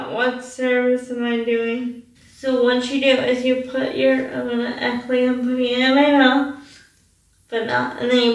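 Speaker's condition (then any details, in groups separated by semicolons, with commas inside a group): Cerebral palsy, spastic quadriplegic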